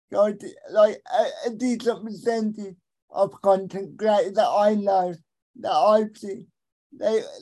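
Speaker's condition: Cerebral palsy; right hand basically useless

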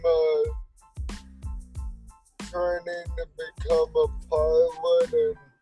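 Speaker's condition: Cerebral palsy

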